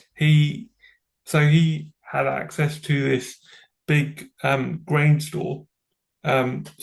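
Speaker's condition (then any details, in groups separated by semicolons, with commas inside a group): Cerebral palsy; from birth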